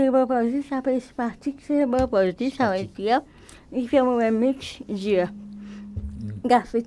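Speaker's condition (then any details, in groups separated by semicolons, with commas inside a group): Cerebral palsy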